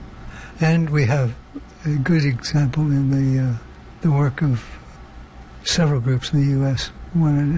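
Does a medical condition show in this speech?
Yes: Parkinson's disease; suspected link to rotenone pesticide exposure growing up on Ontario farm; slow speech, loses thread, trouble finishing sentences, word-finding worse when tired, poor focus, avoids hard words.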